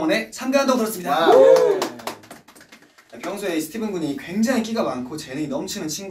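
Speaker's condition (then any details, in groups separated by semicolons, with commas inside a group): No condition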